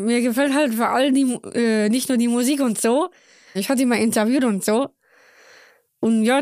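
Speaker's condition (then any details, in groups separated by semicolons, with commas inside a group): Down syndrome; congenital, born in Köln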